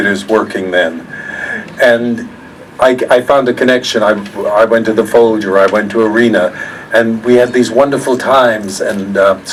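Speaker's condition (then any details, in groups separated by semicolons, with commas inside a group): No condition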